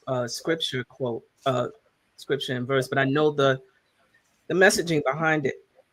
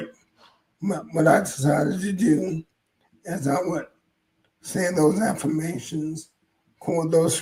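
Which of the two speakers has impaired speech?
The second: ALS; about ten years since diagnosis, wears braces; hoarse voice.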